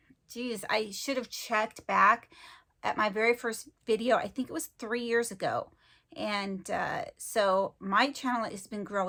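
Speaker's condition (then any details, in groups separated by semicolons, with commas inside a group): No condition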